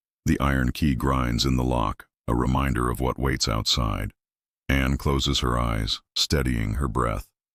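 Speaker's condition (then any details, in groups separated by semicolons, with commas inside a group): No condition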